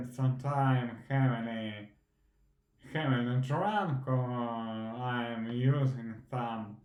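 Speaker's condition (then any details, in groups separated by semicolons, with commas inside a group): Primary progressive multiple sclerosis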